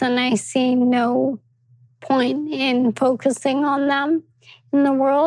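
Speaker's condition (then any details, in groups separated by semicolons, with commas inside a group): ALS; speech affected by ALS, noticeable on podcasts and shows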